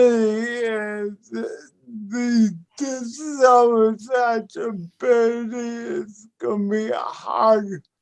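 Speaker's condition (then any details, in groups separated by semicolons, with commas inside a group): Cerebral palsy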